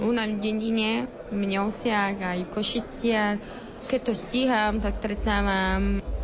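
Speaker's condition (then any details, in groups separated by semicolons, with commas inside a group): Deafness; born hearing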